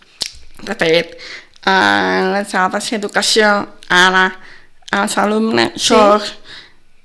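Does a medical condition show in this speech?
Yes: deafness from birth, congenital; communicates by lip reading since always; others' face masks block lip reading, needs people to lower masks; intonation different from hearing speakers, may not be understood well, host finds speech understandable.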